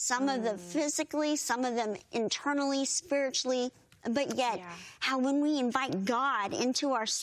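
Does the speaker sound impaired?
Yes: bilateral cleft lip and palate; severe bilateral cleft lip and palate from birth, born in Guatemala mountains, not expected to survive; unable to nurse as infant, once could not speak, needed interpreters, singing voice strong.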